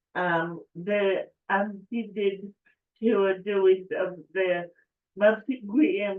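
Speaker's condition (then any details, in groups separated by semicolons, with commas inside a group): Cerebral palsy; affects speech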